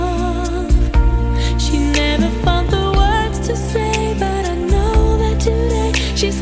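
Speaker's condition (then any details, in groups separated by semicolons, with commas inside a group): No condition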